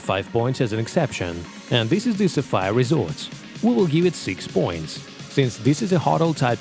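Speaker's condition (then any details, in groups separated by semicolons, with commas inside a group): No condition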